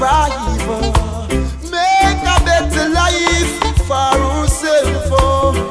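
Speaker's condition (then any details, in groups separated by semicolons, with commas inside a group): No condition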